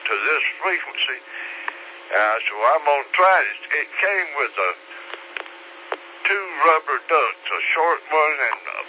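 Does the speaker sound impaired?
Yes: slurred speech; takes 17 different medications.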